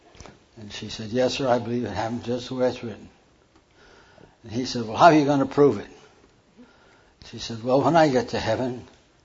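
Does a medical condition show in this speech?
Yes: Parkinson's; hand tremor during talk.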